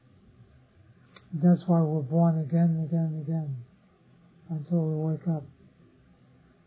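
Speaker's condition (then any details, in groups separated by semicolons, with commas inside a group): Parkinson's disease; others offer remedies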